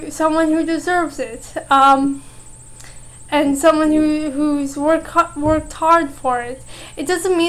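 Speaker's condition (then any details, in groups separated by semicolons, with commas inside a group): Cerebral palsy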